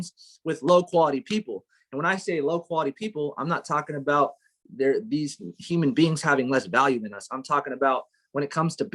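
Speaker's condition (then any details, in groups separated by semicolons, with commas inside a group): No condition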